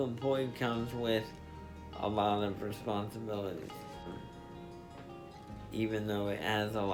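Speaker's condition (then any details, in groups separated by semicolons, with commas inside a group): Spastic diplegia cerebral palsy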